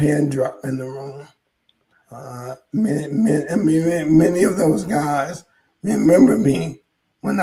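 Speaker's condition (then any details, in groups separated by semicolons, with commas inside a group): ALS; hoarse voice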